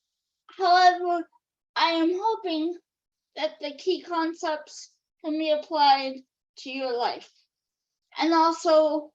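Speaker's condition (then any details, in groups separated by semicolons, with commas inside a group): Cerebral palsy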